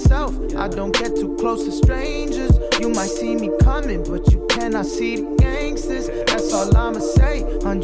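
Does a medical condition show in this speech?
No.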